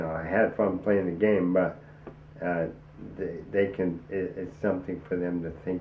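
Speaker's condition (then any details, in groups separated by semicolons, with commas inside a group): ALS; onset in arms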